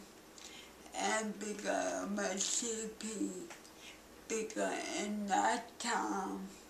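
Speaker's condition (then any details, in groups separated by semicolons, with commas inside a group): Cerebral palsy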